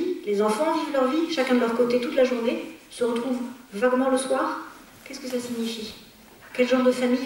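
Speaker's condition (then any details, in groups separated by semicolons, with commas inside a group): No condition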